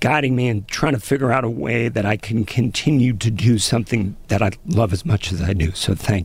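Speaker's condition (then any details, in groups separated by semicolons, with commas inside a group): Spasmodic dysphonia; labored delivery, words slurring together, runs out of breath, lost range and normal inflection, comes and goes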